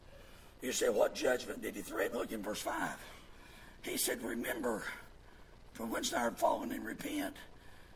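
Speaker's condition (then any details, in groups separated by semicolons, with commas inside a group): Vocal fold paralysis, bilateral; speaks with false vocal folds; voice partly regained since loss about 9 years ago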